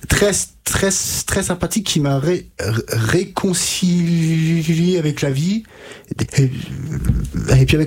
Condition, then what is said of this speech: Stuttering. Donc là par exemple j'ai des blocages et j'ai des répétitions, mais auparavant, avant que je fasse ce gros travail orthophonique, c'était une catastrophe, quoi.